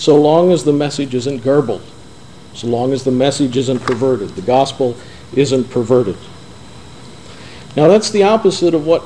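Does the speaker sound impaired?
No.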